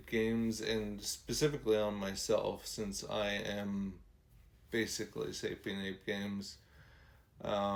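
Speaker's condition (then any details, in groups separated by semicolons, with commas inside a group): ALS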